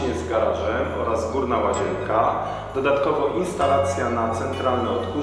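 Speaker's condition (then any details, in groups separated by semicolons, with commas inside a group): No condition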